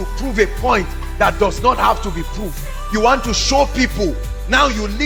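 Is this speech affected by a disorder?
No.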